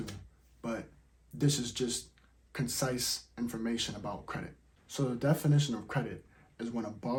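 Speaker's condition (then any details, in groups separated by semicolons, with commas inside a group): No condition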